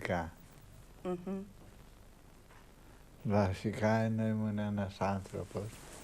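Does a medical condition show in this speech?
Yes: Parkinson's disease.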